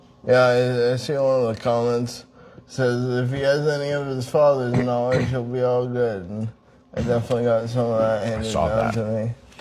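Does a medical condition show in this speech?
Yes: traumatic brain injury.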